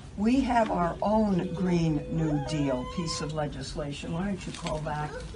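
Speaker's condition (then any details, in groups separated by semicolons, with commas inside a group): No condition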